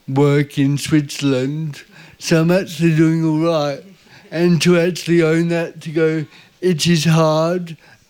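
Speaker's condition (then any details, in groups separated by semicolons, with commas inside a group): Cerebral palsy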